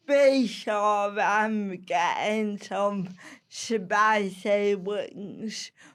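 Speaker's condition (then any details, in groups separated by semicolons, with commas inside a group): Cerebral palsy; slow speech, sounds disabled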